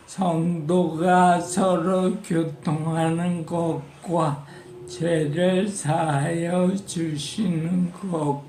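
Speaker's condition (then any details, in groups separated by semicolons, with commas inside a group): Parkinson's disease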